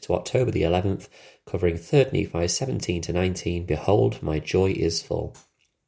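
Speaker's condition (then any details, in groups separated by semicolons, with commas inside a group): No condition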